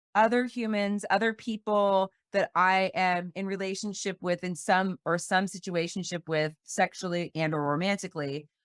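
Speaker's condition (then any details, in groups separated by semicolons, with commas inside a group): No condition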